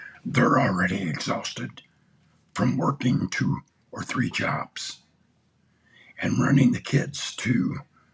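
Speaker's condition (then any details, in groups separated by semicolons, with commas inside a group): Throat cancer; tracheostomy tube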